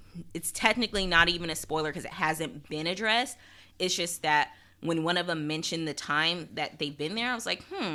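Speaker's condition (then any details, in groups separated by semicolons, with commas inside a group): No condition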